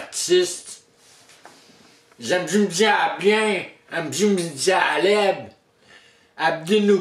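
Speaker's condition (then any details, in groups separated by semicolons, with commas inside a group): Traumatic brain injury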